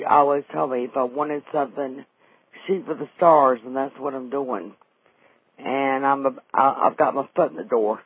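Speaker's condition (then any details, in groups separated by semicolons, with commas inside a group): Vocal cord paralysis after stroke, unilateral vocal fold paralysis; familial stroke at age 35, one vocal cord paralyzed, wheelchair user, left hand slightly impaired; more than 6 years after stroke, types with one hand; can no longer sing since vocal cord paralysis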